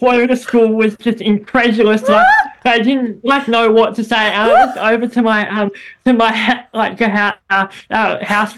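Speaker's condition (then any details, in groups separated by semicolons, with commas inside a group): Bilateral cleft lip and palate; congenital, first operation at 3 months, many operations, braces before hip-to-mouth bone graft, throat operation, lifelong speech therapy; speech greatly improved after years of speech therapy; as child hard to understand, squeaky, very airy, nasal voice, speech hindered drama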